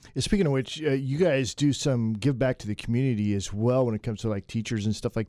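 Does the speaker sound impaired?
No.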